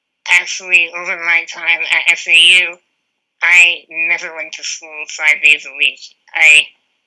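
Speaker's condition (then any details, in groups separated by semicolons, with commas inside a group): Spinal muscular atrophy; type 2, wheelchair user, diagnosed around 19 after two negative genetic tests, laminectomy for Spinraza access; about 2 years since diagnosis, on Spinraza injections, severe symptoms after first injection, ICU stay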